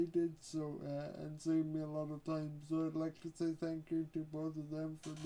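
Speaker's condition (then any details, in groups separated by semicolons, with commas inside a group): Quadriplegic cerebral palsy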